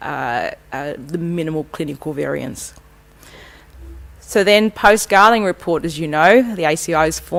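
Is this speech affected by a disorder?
No.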